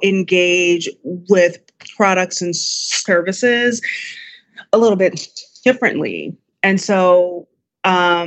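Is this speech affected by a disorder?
Yes: stutter; stutter since before public speaking, lifelong fear of talking to people; pronounced stutter audible during interview; at times takes a couple of seconds to say words; here prolonged sounds.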